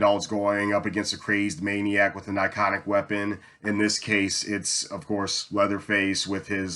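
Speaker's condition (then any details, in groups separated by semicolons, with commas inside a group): No condition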